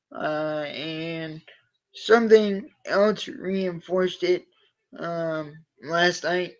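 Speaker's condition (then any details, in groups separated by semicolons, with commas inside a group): Cerebral palsy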